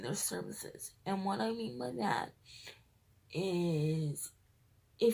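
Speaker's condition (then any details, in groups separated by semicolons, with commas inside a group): Cerebral palsy, triplegia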